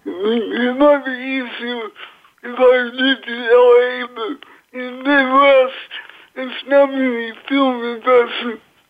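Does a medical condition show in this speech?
Yes: cerebral palsy.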